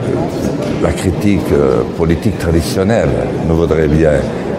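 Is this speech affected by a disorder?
No.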